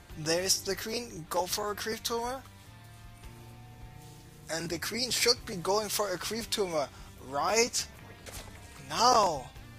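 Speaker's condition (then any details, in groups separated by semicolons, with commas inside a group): No condition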